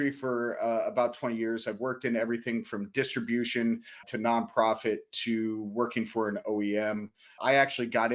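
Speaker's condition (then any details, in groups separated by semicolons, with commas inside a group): No condition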